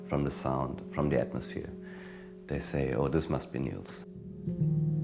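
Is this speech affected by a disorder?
No.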